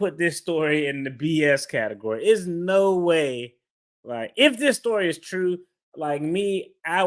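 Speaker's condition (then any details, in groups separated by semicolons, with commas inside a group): No condition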